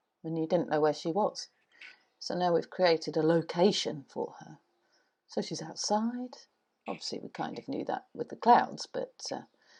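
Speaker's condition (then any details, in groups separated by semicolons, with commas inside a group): No condition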